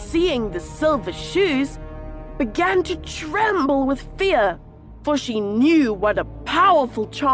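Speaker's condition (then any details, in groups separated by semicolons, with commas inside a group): No condition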